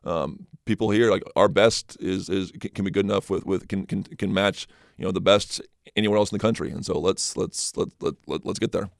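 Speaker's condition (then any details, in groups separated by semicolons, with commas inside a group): Stutter; has seen speech therapists, helped a little, uses detailed preparation to reduce stuttering; repeated sounds, repeated words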